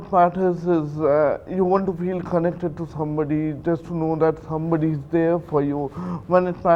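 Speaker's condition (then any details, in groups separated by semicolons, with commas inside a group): Cerebral palsy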